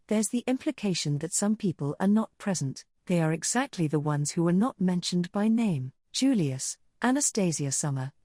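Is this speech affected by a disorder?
No.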